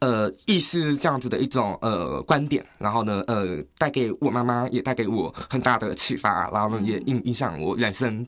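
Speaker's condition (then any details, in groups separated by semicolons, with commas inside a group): Progressive hearing loss; childhood-onset progressive hearing loss, deep-canal then in-canal, behind-the-ear hearing aids, then cochlear implant surgery; slight accent, taken for abc, southeast asian or overseas chinese, word order and naturalness normal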